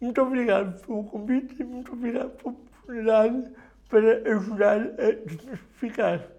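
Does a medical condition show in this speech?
Yes: cerebral palsy; neurological disability, not a disease; difficulty speaking but not communicating, voice may sound strange, listeners wrongly assume intellectual deficit.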